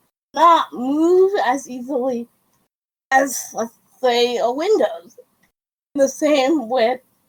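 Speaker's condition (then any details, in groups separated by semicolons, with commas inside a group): Cerebral palsy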